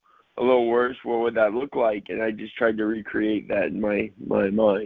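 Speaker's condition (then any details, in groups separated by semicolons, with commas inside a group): Cerebral palsy, mild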